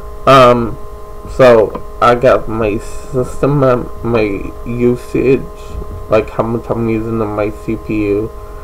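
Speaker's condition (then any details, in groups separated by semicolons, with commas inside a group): Cerebral palsy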